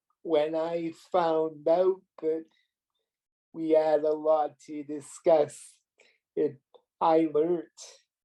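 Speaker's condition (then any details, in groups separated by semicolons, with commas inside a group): Cerebral palsy; premature birth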